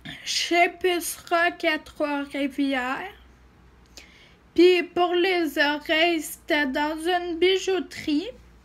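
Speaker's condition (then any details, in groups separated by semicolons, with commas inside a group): Ataxia; degenerative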